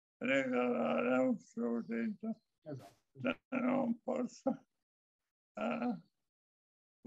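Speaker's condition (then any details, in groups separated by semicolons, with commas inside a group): Amyotrophic lateral sclerosis; still speaks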